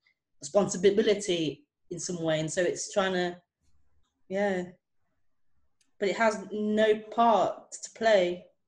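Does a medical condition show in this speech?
Yes: stammer; formerly a big problem in life and part of identity; stammer no longer felt as a problem or obstacle; speech flows more easily when talking about non-duality, less stammering; here repeated sounds, blocks.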